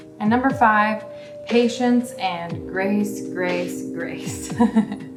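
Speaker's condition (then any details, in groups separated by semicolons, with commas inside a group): No condition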